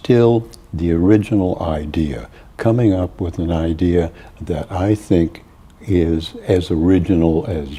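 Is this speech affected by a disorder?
No.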